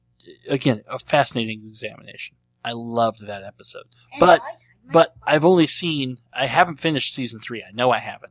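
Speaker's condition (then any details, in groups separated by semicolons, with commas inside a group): Cleft lip and palate; treated as a baby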